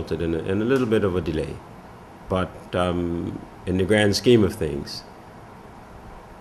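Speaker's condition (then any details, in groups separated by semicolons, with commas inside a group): No condition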